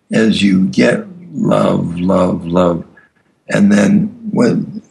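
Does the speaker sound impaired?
Yes: aphasia after stroke; words come out slowly, long silences, slow to answer, hard to weave complex stories.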